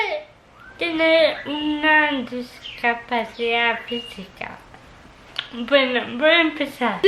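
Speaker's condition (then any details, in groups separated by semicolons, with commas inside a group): Cerebral palsy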